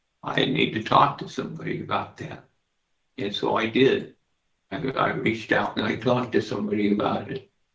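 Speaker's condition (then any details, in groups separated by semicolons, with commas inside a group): Parkinson's disease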